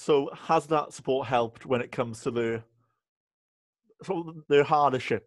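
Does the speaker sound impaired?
Yes: stammering; self-described proud recovering stammerer, stammering activist; worried speech might be awful in this interview; here repeated sounds, prolonged sounds, blocks.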